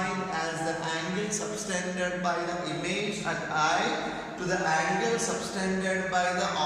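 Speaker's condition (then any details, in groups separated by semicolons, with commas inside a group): No condition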